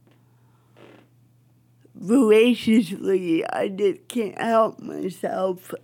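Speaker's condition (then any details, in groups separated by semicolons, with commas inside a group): Cerebral palsy; cerebral palsy from oxygen deprivation at birth, affects speech, movement, balance, wheelchair, earlier physical therapy, walker; uses a wheelchair; jokingly called a god-given accent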